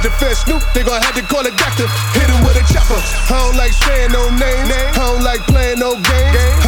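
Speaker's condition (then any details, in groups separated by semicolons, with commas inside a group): No condition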